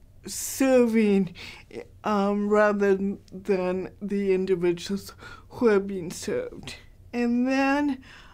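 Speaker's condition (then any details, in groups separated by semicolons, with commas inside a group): Cerebral palsy, mild; hard to understand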